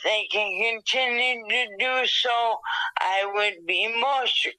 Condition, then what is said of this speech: Dysarthria. So the paralysis and the motor skills and the speech have all been affected.